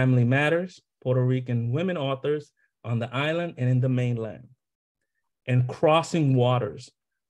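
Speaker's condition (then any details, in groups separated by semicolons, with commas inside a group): No condition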